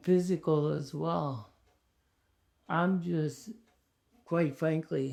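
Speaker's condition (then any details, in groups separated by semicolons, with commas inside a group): ALS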